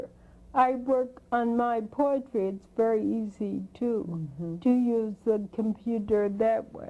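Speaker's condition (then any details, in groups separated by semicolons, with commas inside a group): Spinocerebellar degeneration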